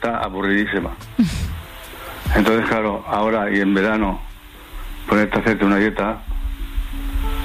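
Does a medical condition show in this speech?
Yes: Parkinson's disease; on Parkinson's medication.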